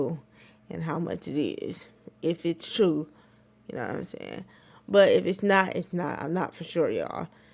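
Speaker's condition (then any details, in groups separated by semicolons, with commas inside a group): Cerebral palsy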